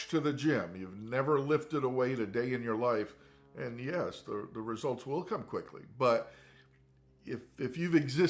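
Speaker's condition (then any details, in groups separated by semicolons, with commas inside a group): No condition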